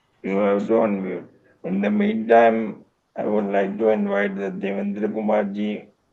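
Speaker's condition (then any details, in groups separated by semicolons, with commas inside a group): Motor neurone disease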